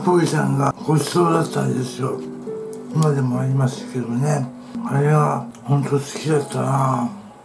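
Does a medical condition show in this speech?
Yes: tongue cancer, partial glossectomy.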